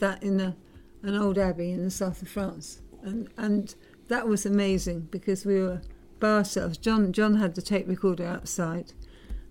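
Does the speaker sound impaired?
Yes: Parkinson's disease; diagnosed 1997, dopamine shortage causes stiffness, specialist Ray Chowdhury delayed dopamine, dopamine agonist then pump; about 15 years since diagnosis, pump prevents seizing up on stage.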